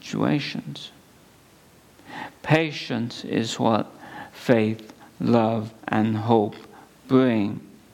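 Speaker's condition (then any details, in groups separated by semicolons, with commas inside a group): ALS; at least a couple of months since diagnosis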